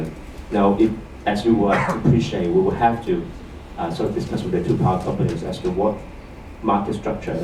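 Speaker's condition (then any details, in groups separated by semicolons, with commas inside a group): No condition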